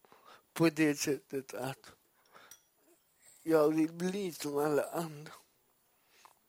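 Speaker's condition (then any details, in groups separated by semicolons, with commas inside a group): Cerebral palsy; much improved through practice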